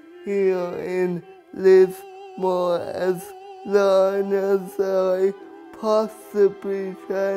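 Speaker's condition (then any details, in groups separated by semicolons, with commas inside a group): Cerebral palsy; present from birth, spinal surgery over 8 hours; spinal surgery last year, went well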